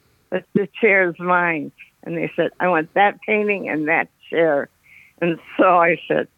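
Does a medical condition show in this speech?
Yes: Parkinson's; recent onset, uses elevator at home, staff provide daily care.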